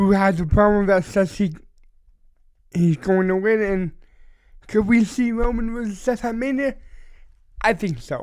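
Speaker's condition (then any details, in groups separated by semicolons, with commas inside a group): Cerebral palsy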